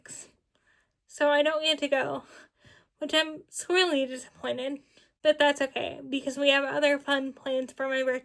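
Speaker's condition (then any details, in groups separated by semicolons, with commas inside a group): Cerebral palsy, spastic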